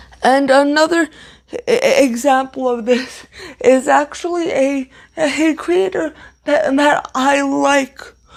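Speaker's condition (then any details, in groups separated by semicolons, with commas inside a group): Cerebral palsy, severe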